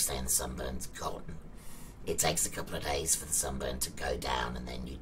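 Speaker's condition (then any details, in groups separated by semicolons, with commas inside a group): Laryngectomy; laryngectomy for thyroid cancer, trachea partly removed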